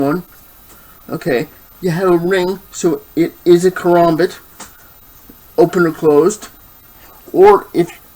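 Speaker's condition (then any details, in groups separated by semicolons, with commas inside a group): Cerebral palsy, spastic diplegia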